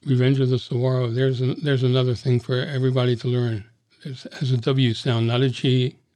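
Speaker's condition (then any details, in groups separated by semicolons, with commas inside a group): Parkinson's disease; Parkinson's progressing rapidly, fatal a few months after recording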